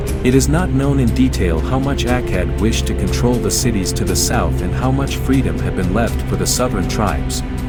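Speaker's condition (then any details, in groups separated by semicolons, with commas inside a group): No condition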